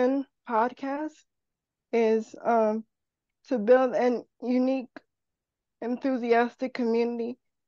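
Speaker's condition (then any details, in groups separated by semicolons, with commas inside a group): Cerebral palsy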